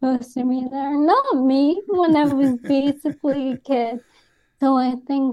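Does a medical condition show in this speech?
Yes: ALS; on the one approved ALS medication since diagnosis.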